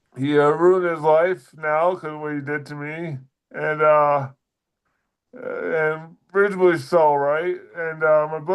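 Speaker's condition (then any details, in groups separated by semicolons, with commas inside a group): Dysarthria; weaker speech muscles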